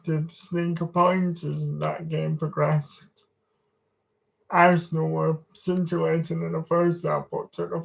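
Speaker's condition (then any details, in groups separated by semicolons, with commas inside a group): Cerebral palsy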